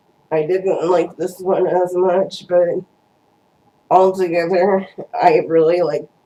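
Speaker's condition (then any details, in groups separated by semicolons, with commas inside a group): Cerebral palsy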